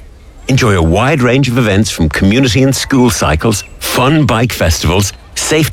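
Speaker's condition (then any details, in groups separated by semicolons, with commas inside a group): No condition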